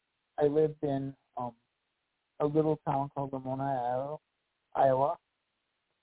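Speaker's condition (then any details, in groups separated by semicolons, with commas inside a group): Cerebral palsy; walked with walker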